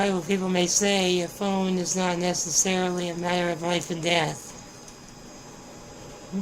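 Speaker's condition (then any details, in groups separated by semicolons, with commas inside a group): Spinal muscular atrophy; tongue vibrates constantly, cannot be stopped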